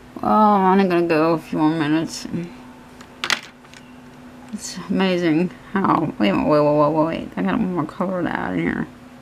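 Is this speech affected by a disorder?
Yes: cerebral palsy; hands affected, shaking.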